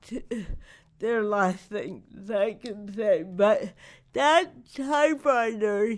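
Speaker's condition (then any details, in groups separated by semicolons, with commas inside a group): Cerebral palsy; not degenerative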